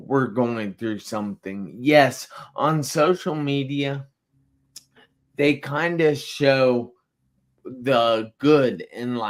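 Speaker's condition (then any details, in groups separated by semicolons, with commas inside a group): Traumatic brain injury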